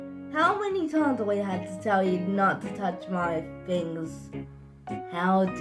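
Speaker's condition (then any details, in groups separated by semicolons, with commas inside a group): Cerebral palsy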